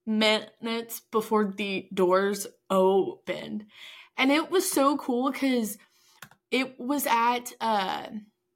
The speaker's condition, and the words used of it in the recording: Stuttering. It may take me a little bit longer to get the words out, but I have a voice.